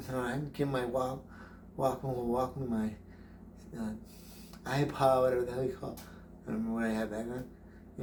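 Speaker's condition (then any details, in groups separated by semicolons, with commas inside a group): Brain injury; memory greatly affected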